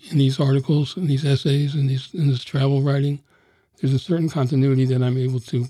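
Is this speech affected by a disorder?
Yes: Parkinson's disease; Parkinson's disease diagnosed at age 62.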